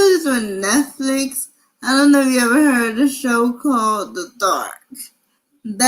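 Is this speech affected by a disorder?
Yes: cerebral palsy.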